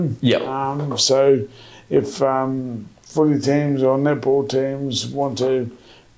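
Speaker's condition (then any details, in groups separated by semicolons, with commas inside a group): MND; diagnosed 10 years ago, trial drug 8.5 years slowing progression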